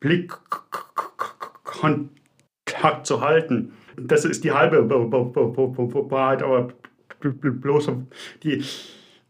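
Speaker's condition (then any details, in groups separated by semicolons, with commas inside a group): Stuttering; developmental, lifelong, possibly inherited, father stuttered, brother fluent, logopedic speech therapy, constant since second grade; blocks, nearly three minutes to speak greeting, not always looking at listener; prolonged sounds, blocks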